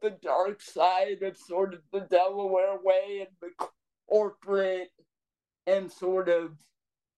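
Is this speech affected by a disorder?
Yes: cerebral palsy; present from birth, brain blood vessel burst acting like stroke, walker when little, power wheelchair since age five, completely non-ambulatory; trouble with breath control earlier in recording, needs to catch breath at times; breathing struggles some days affect speech, voice lags behind thoughts when excited or nervous.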